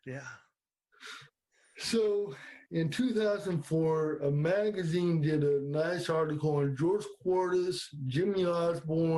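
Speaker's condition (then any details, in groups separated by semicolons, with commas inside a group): Cerebral palsy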